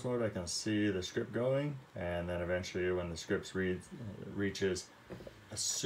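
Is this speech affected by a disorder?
No.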